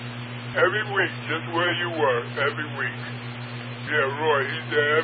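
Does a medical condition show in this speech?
Yes: Parkinson's; largely wheelchair bound, unable to get around.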